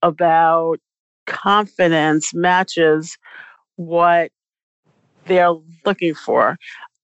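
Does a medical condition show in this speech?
Yes: stuttering; severe stuttering until early 20s, still a person who stutters; harder early in pandemic, managed with familiar fluency strategies; once could not say own name, phone friends or participate in class; here prolonged sounds.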